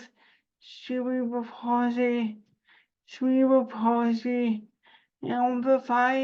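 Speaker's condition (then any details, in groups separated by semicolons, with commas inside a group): Cerebral palsy; spasticity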